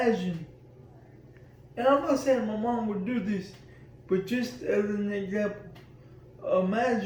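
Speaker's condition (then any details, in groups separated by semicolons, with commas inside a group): Cerebral palsy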